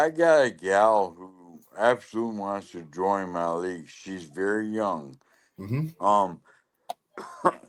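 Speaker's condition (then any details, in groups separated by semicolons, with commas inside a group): Lou Gehrig's disease (ALS)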